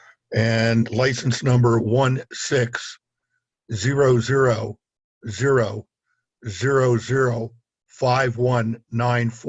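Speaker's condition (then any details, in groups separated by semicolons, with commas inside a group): No condition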